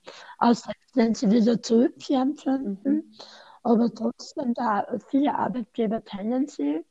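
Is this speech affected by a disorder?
Yes: tongue cancer surgery.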